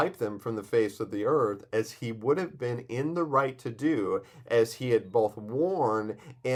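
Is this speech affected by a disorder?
No.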